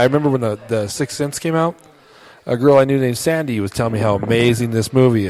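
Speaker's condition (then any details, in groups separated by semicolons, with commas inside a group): No condition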